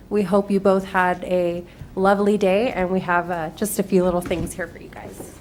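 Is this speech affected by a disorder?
No.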